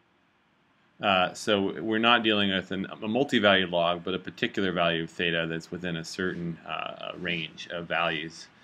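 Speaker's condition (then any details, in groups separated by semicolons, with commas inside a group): No condition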